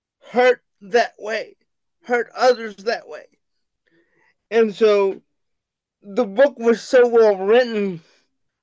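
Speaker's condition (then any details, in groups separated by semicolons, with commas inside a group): Cerebral palsy; wheelchair bound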